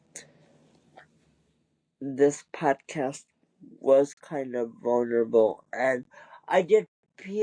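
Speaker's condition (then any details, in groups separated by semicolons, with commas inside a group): Cerebral palsy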